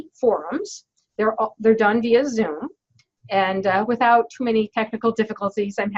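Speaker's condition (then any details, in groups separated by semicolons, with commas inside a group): No condition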